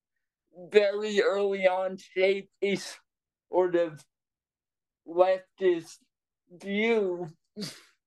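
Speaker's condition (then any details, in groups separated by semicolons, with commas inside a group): Cerebral palsy; power wheelchair since age five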